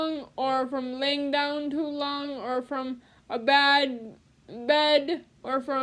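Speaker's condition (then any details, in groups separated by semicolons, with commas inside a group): Cerebral palsy; speech therapy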